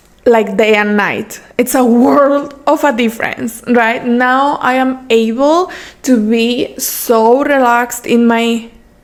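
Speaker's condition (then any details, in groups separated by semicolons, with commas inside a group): No condition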